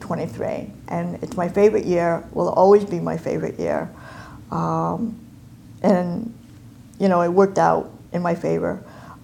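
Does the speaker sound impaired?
Yes: cleft palate and cleft lip; congenital.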